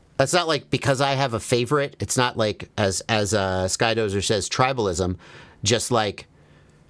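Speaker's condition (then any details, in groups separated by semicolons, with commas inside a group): No condition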